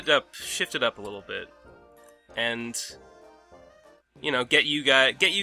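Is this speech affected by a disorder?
No.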